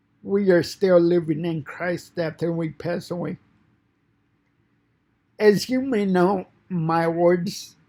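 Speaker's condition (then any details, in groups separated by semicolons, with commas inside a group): Cerebral palsy; fine motor impairment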